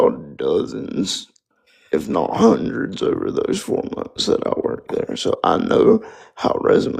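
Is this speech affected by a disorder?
Yes: spastic quadriplegic cerebral palsy.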